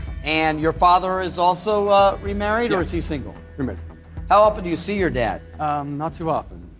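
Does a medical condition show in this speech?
No.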